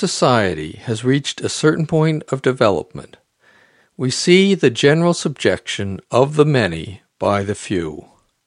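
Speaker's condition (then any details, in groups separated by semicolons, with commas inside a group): No condition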